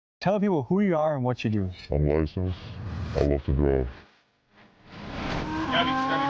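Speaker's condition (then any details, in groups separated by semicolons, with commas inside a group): No condition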